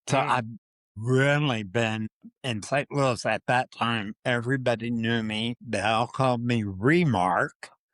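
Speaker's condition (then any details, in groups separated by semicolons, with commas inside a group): Parkinson's disease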